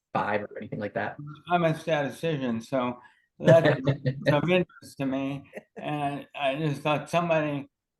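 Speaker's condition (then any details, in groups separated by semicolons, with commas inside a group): ALS; two clinical trials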